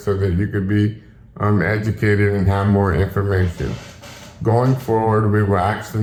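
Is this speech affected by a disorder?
Yes: cerebral palsy; some voice muscle weakness, still able to talk.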